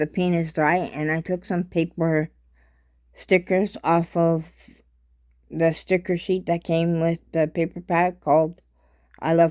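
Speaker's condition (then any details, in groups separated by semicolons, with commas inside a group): Cerebral palsy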